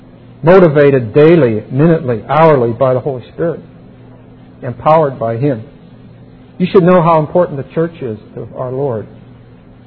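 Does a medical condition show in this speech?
No.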